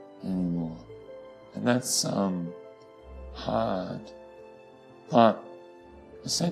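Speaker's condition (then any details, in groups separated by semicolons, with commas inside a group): Facioscapulohumeral muscular dystrophy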